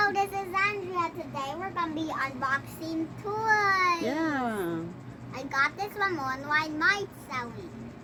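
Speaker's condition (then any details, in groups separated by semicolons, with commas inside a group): No condition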